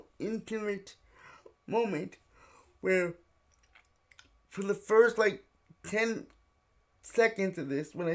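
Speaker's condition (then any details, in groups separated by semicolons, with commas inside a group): Cerebral palsy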